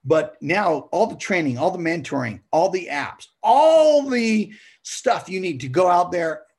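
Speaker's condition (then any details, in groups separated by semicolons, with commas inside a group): No condition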